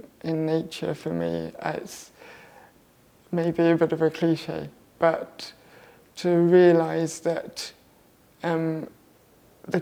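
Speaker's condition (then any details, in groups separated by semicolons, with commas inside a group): Cerebral palsy; left-sided muscle tension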